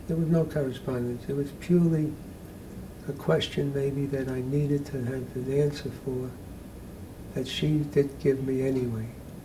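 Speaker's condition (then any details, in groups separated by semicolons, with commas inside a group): Parkinson's disease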